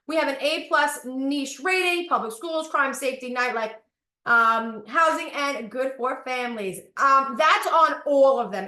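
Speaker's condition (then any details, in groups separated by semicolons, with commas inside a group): No condition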